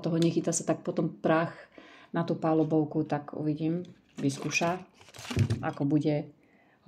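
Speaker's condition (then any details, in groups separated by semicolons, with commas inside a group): No condition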